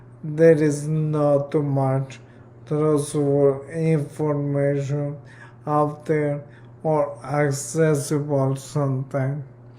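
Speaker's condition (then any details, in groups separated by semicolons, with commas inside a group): ALS/MND; nine months since onset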